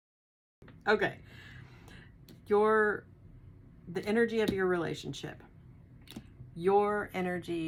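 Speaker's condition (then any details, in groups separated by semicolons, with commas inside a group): No condition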